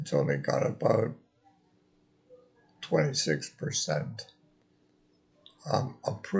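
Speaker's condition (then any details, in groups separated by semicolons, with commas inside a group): Multiple sclerosis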